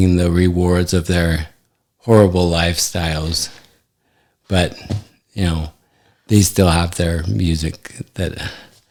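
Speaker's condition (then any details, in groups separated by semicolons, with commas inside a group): ALS; affects hand function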